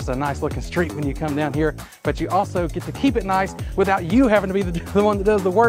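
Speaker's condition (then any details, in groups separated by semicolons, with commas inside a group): No condition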